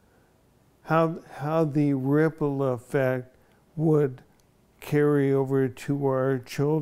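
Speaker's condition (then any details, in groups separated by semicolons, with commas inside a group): ALS; onset in one foot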